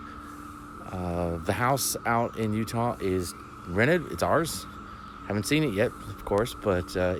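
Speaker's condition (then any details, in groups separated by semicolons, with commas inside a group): No condition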